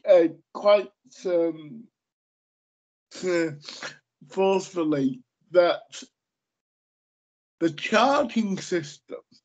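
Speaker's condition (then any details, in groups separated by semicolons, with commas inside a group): Cerebral palsy; lifelong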